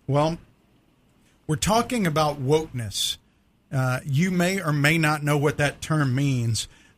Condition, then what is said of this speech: No condition.